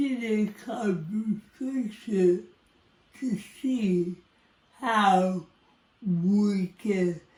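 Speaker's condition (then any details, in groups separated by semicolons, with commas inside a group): Cerebral palsy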